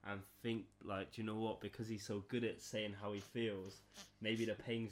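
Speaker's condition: No condition

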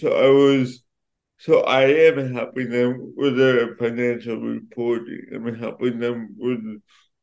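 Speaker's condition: Cerebral palsy; affects speech

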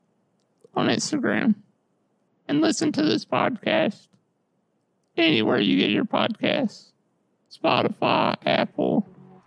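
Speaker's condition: Duchenne muscular dystrophy; recently saw pulmonologist because breathing felt not right

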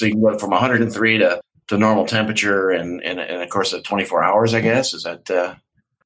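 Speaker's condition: No condition

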